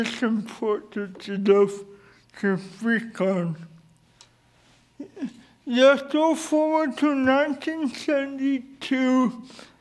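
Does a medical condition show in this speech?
Yes: cerebral palsy.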